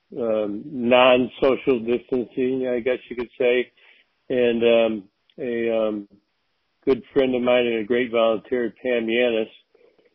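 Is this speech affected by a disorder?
Yes: Parkinson's disease; first symptom 13 years earlier, left hand clutching, mainly left-sided, dat scan diagnosis five years ago; hands shake, small fine movements very tough, still walks and plays golf.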